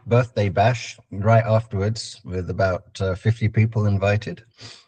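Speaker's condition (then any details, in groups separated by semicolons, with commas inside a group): No condition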